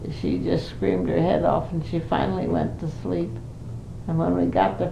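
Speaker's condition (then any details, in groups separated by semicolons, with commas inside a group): Parkinson's disease; 5 years since onset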